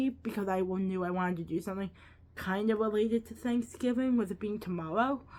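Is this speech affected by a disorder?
Yes: cerebral palsy, quadriplegic.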